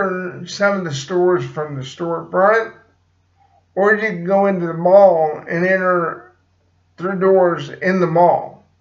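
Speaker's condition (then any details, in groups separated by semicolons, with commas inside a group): Cerebral palsy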